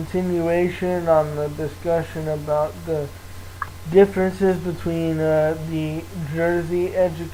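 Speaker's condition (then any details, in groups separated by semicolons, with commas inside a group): Cerebral palsy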